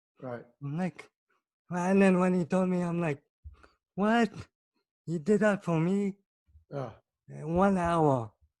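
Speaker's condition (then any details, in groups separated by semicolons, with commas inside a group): Cerebral palsy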